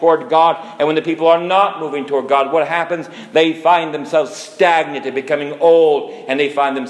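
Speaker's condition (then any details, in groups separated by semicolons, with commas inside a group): No condition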